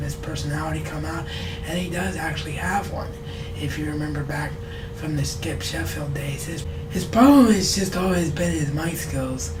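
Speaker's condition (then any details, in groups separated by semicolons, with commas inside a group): Cerebral palsy; wheelchair bound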